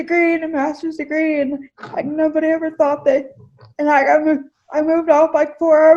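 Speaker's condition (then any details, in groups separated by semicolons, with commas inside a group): Cerebral palsy, spastic, mild; power wheelchair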